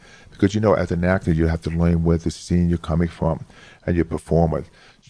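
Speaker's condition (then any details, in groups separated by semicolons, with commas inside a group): Hearing loss; formerly severe monotone speech, inflection improved by studying phonetics, New York accent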